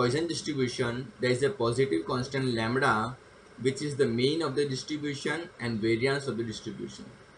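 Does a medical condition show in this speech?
No.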